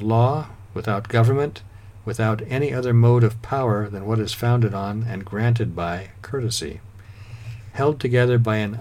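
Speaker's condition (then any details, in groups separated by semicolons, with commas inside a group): No condition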